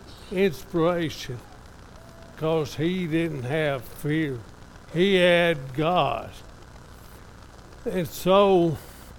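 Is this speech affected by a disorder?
Yes: ALS; somewhat affected, evident today.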